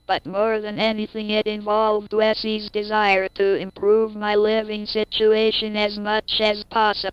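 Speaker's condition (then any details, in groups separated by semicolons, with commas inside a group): Cerebral palsy; cannot move limbs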